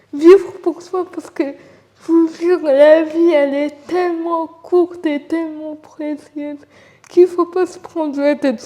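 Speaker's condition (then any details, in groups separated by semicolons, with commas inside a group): Cerebral palsy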